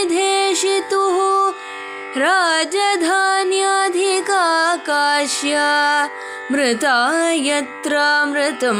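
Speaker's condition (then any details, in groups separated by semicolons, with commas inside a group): No condition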